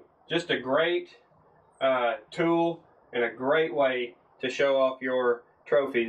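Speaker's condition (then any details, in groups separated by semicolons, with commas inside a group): No condition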